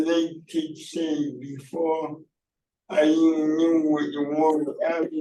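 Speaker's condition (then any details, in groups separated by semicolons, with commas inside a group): Cerebral palsy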